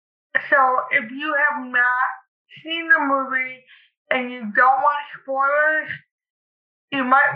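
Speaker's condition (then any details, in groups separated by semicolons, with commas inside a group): Cerebral palsy; cerebral palsy since childhood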